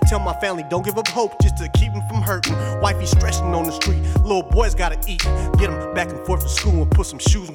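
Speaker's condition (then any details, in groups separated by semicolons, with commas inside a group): No condition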